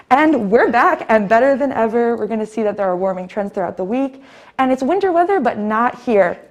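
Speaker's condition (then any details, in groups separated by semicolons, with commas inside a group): No condition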